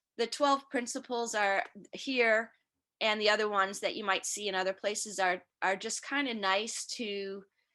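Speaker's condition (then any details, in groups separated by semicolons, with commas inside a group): No condition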